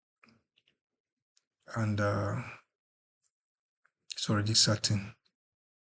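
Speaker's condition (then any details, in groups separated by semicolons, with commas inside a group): No condition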